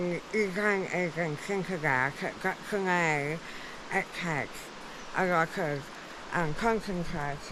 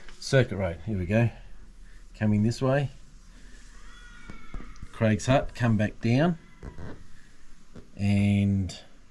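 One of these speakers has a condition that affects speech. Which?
The first: jaw cancer surgery; jaw cancer, 16-hour surgery, tracheostomy, peg feeding, 35 radiation treatments; no speech with tracheostomy, speaks since removal.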